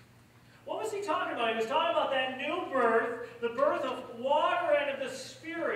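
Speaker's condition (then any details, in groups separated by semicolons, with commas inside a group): No condition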